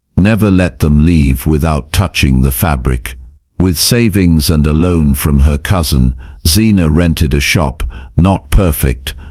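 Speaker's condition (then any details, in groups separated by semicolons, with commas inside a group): No condition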